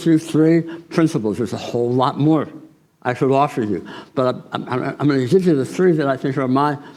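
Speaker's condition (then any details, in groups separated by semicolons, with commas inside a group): Tongue cancer surgery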